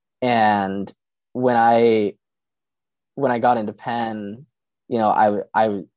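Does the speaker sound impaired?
Yes: stuttering; lifelong attempts to avoid stuttering at all costs, unsure about stuttering openly versus covertly; speech therapy for past couple of years, focus on emotional approach, not fluency techniques; blocks, stutter not expected to go away; here repeated sounds, repeated words.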